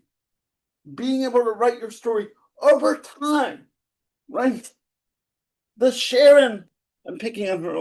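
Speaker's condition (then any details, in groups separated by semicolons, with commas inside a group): Cerebral palsy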